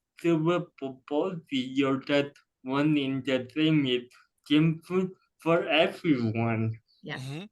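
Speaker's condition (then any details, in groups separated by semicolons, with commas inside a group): Cerebral palsy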